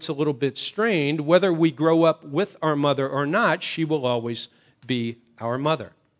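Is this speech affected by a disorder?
No.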